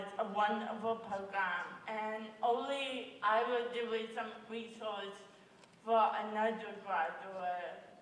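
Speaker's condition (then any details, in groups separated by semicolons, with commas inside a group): Cerebral palsy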